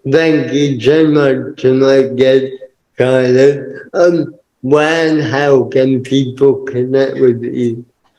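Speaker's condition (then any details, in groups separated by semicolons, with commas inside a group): Cerebral palsy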